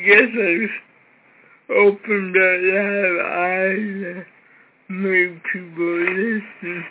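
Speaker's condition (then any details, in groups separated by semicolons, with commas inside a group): Cerebral palsy, severe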